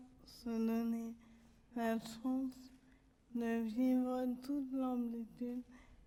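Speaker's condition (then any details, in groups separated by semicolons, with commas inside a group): Neurodegenerative disease; genetic single-letter DNA variant, affects walking, precision, communication; progressive since age 10, no longer types, increasing dependence; elocution difficulties, assistant reads most of talk aloud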